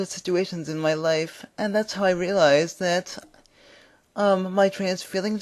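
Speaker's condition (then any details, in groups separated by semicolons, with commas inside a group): Cerebral palsy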